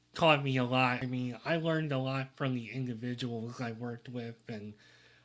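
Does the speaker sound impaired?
Yes: cleft lip and palate; part of a rare syndrome with other issues.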